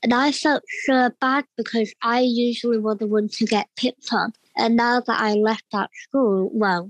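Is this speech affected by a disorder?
Yes: cleft palate; congenital.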